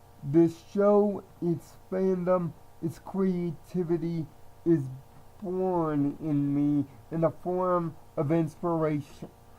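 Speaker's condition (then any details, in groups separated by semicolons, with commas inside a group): Cerebral palsy; from birth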